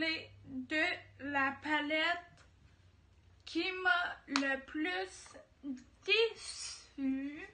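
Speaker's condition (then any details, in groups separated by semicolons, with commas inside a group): Ataxia; degenerative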